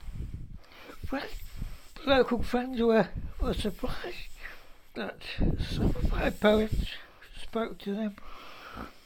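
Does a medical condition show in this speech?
Yes: motor neurone disease; declining health and disability, housebound; terminal illness.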